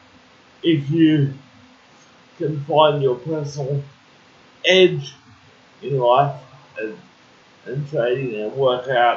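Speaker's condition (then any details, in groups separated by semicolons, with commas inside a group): Cerebral palsy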